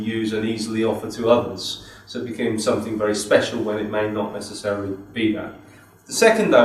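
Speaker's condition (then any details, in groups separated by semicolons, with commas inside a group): No condition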